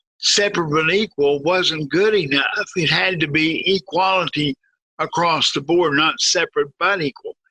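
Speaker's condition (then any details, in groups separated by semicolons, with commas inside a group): Cerebral palsy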